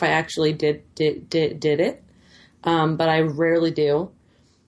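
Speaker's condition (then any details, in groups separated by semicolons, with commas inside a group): Stuttering; therapy over past 3 years: fluency shaping, stuttering modification, voluntary stuttering, subway talks with strangers; desensitization through stuttering community, meeting people who stutter, openly disclosing stuttering, no voluntary stuttering used; not trying not to stutter, some situations hard and challenging; repeated sounds, repeated words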